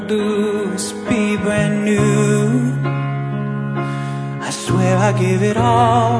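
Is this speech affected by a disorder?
No.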